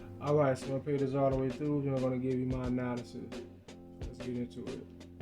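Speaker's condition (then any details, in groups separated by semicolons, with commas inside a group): No condition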